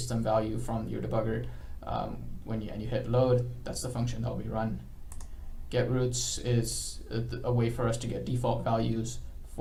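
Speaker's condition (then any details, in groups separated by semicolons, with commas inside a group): No condition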